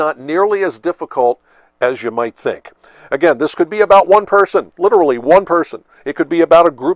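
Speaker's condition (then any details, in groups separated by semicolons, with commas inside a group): No condition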